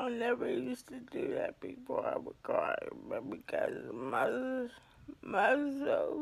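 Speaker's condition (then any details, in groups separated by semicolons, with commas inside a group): ALS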